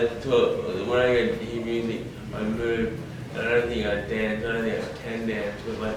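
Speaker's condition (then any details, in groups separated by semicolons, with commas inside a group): Brain injury; acquired, fall from height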